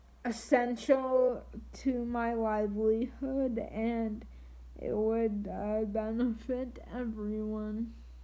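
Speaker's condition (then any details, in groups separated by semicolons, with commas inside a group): Triplegic cerebral palsy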